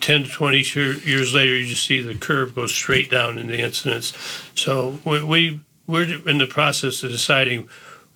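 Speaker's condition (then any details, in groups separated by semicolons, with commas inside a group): Parkinson's disease; first symptom hand cramping, diagnosed about 11 years ago, progressive; drooling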